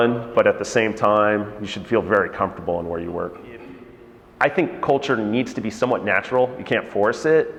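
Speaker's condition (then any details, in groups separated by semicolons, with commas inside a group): No condition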